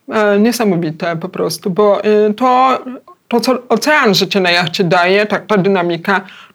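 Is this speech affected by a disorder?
Yes: hard of hearing, cochlear implant.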